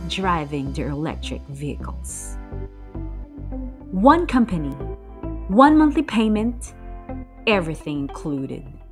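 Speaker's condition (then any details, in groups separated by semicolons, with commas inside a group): No condition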